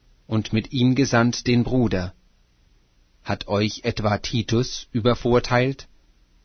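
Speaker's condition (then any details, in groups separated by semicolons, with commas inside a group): No condition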